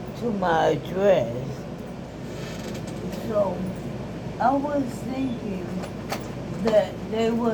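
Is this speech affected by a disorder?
Yes: ALS; recently diagnosed.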